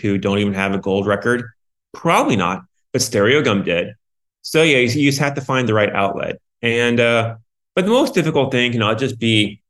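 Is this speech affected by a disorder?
No.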